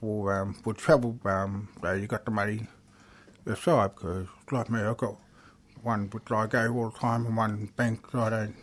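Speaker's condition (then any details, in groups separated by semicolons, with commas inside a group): Deafness; struggles when people talk quickly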